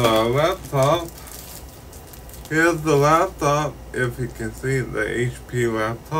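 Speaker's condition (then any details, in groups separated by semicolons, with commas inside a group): Ataxic cerebral palsy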